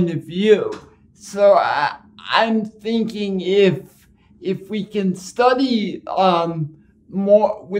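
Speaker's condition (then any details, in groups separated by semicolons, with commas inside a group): Cerebral palsy; powered wheelchair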